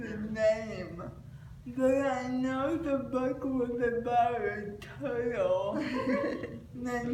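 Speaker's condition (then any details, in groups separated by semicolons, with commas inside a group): Cerebral palsy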